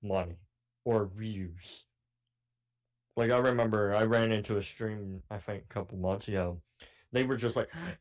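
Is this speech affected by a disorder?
Yes: cleft palate; cleft palate since childhood.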